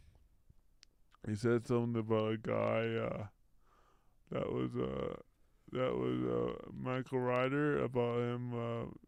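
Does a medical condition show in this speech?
Yes: brain injury.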